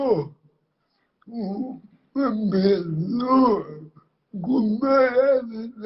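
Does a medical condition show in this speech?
Yes: cerebral palsy.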